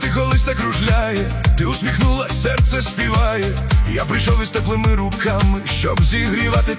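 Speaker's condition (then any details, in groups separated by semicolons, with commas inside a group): No condition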